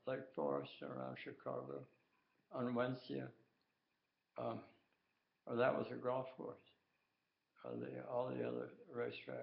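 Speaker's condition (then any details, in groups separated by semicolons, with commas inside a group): Tongue cancer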